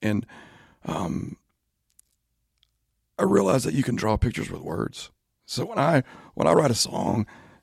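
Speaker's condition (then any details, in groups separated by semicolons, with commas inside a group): Spasmodic dysphonia; voice issue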